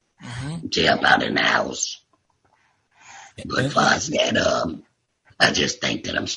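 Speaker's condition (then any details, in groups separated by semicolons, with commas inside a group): Laryngectomy; total laryngectomy for tumor by voice box, after failed six weeks chemo and radiation; voice prosthesis with hands-free device held by patch, still learning device, ongoing speech therapy; voice deeper and raspy before diagnosis, only one or two words after surgery, improving with therapy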